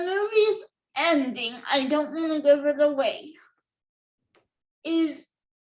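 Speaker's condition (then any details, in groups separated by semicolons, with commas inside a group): Cerebral palsy; affects all four limbs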